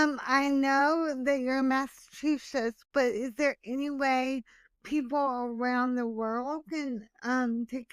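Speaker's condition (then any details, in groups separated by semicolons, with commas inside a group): Cerebral palsy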